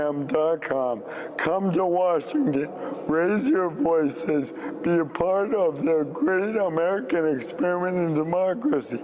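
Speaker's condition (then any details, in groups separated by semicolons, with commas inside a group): ALS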